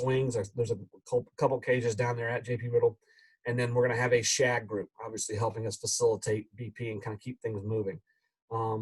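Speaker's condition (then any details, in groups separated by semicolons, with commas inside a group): No condition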